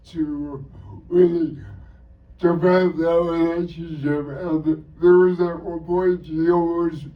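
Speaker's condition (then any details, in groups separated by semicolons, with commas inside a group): Cerebral palsy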